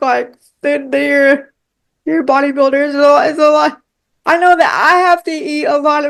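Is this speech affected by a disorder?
Yes: cerebral palsy.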